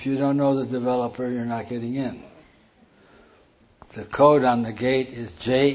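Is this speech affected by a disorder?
Yes: Parkinson's; hand tremor during talk.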